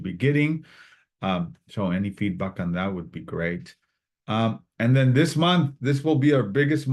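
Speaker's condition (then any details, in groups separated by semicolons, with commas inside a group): No condition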